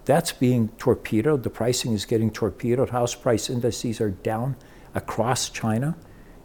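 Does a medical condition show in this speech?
No.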